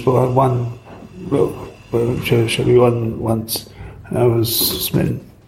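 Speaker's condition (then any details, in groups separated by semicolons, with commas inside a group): Parkinson's; affects speech, rare audio interview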